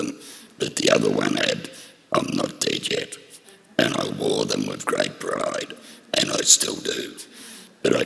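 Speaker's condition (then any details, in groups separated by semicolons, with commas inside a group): Laryngectomy for throat cancer; laryngectomy, voice box removed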